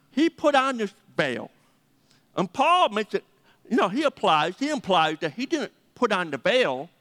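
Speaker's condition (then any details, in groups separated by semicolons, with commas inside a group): Deafness; 80% deaf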